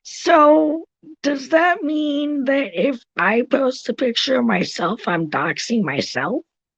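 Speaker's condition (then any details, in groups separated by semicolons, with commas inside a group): Cerebral palsy; tracheotomy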